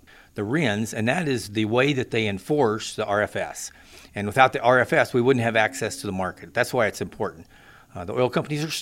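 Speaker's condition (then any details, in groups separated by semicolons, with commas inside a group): No condition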